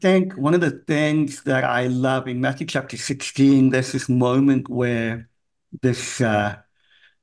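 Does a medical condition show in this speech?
Yes: cleft palate; congenital.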